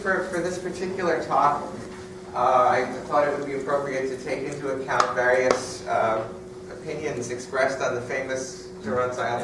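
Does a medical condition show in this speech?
No.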